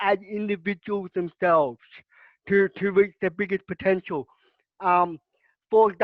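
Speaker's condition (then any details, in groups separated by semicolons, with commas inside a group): Cerebral palsy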